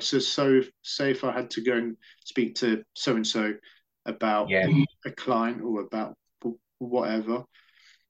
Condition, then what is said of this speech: Stuttering. As opposed to saying January, which I find quite hard to say.